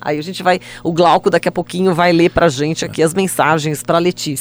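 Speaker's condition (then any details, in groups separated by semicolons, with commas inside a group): No condition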